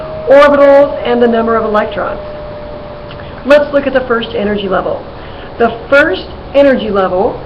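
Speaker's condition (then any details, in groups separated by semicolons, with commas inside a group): No condition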